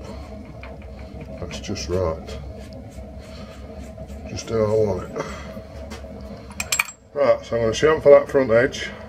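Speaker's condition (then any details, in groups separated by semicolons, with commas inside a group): No condition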